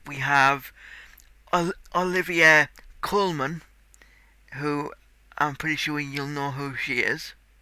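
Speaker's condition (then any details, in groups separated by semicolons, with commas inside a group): Cerebral palsy; tight muscles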